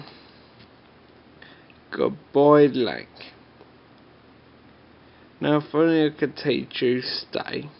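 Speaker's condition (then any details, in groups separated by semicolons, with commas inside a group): Multiple sclerosis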